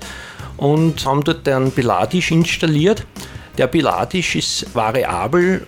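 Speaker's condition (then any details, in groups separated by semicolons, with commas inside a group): No condition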